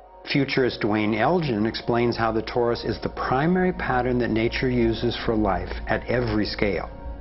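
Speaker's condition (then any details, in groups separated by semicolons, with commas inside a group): No condition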